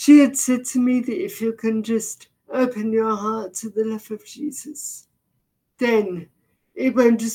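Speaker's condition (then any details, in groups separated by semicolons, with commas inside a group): Deafness; effectively profoundly deaf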